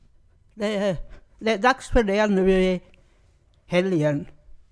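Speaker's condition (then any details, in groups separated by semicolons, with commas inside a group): Cerebral palsy; from birth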